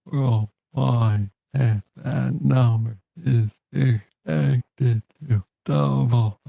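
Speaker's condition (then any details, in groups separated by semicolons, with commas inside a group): Parkinson's disease; diagnosed at age 35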